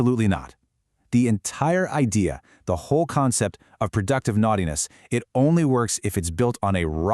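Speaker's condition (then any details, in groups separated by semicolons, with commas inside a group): No condition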